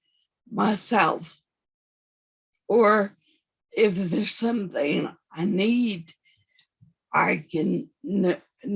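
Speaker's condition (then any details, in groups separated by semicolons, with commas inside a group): Severe anoxic brain injury; severe, wheelchair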